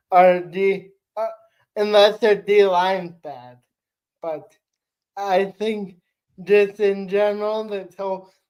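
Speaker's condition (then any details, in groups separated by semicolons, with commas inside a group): Cerebral palsy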